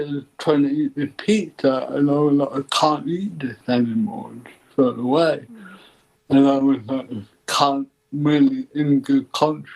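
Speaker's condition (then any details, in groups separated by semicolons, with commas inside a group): Cerebral palsy; ataxic type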